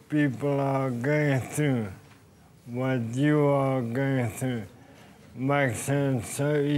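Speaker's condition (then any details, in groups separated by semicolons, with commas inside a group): Motor neuron disease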